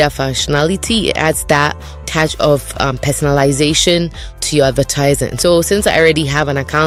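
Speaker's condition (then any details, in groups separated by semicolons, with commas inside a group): No condition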